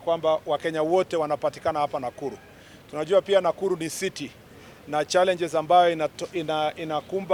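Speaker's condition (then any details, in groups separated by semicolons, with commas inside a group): No condition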